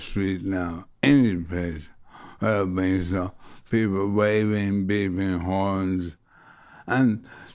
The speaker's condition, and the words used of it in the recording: ALS (motor neuron disease). I walked in here this morning scared out of my wits that my voice wouldn't hold up – it is amazing, it has held up